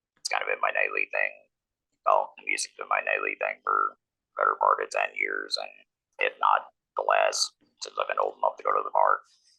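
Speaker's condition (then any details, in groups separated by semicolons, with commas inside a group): Laryngectomy, electrolarynx; laryngectomy after head and neck cancer, prior cervical neck fusion; laryngectomy with radiation, age 47; uses electrolarynx, year to learn, swallowing trouble, voice lost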